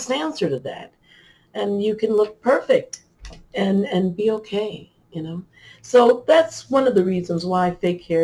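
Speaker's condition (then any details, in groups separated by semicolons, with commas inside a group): No condition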